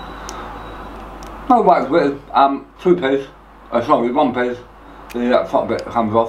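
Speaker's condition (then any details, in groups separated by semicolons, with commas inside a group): Tongue cancer; half tongue removed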